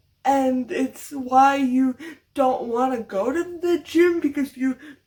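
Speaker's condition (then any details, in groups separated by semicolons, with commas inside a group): Cerebral palsy, severe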